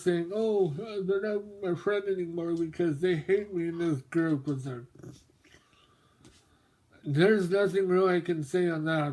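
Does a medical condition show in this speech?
Yes: mobius syndrome.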